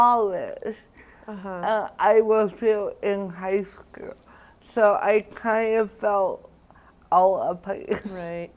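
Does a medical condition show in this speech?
Yes: cerebral palsy; diagnosed around age one.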